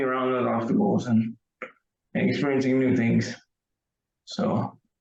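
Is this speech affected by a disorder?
Yes: cerebral palsy; wheelchair user.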